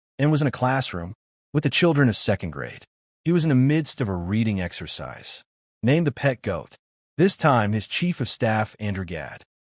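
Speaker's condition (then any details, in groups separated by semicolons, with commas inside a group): No condition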